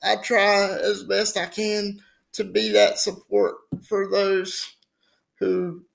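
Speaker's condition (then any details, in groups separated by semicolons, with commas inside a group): Spastic quadriplegic cerebral palsy; affects muscle tone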